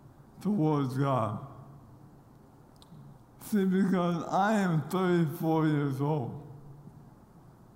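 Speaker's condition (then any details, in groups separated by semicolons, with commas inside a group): ALS; fears last public speech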